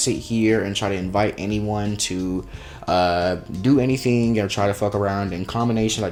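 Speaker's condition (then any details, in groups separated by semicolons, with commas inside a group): No condition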